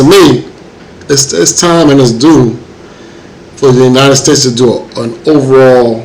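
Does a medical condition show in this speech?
No.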